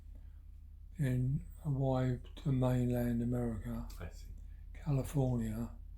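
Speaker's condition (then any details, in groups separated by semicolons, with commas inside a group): Parkinson's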